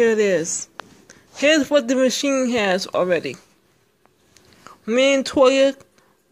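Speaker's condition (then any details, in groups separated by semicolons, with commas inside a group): Speech impairment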